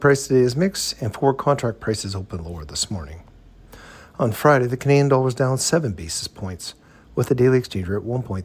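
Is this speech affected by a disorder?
No.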